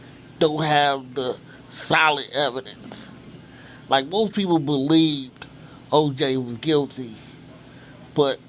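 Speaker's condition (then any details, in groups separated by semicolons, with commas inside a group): Cerebral palsy; from birth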